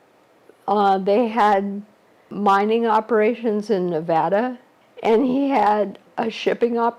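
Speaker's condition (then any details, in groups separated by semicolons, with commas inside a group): ALS; shortly after diagnosis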